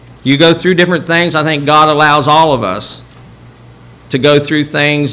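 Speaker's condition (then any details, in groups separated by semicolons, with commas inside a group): No condition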